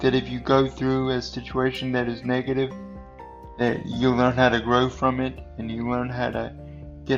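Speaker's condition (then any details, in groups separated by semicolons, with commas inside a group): Cerebral palsy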